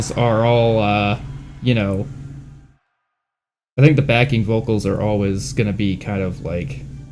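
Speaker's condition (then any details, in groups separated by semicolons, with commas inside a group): No condition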